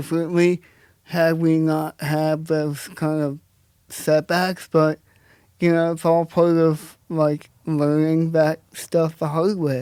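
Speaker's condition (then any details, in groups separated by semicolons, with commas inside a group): Cerebral palsy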